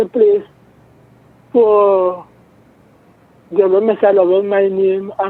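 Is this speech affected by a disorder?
Yes: cerebral palsy; present from birth.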